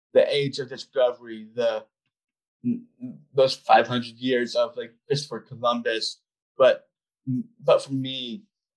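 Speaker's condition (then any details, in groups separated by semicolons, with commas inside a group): Down syndrome; called very articulate by host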